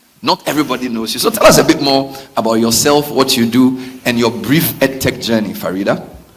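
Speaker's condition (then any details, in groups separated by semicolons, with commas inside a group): No condition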